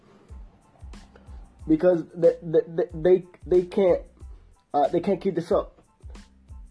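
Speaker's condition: Stuttering; repeated sounds

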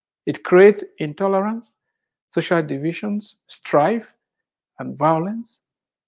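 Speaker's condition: No condition

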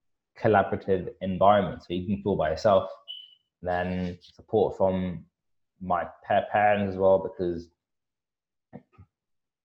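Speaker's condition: Stutter; pauses a bit, blocks at certain points; repeated sounds, prolonged sounds

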